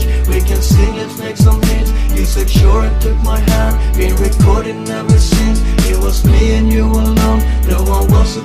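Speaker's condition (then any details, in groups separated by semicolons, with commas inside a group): No condition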